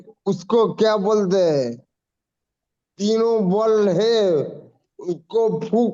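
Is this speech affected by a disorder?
Yes: ataxia; about 13 years, 5-6 years of speech therapy; difficulty saying long sentences in one go.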